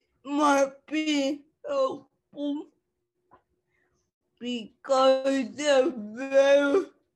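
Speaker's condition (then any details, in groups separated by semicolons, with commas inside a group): Cerebral palsy; cerebral palsy since childhood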